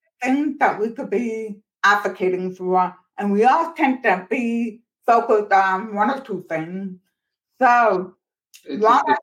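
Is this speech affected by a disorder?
Yes: profoundly deaf, born profoundly deaf; speaks rather than signs, cannot hear to talk on phone, uses texting instead.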